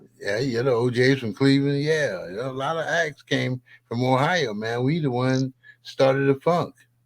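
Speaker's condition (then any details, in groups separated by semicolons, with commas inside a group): No condition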